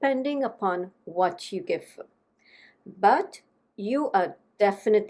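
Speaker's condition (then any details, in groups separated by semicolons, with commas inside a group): No condition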